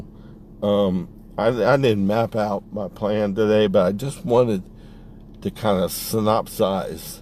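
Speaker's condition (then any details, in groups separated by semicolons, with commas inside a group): ALS; speech starting to be affected, cannot sing, breathing worsening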